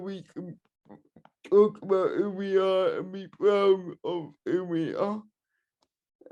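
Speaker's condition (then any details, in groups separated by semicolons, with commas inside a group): Cerebral palsy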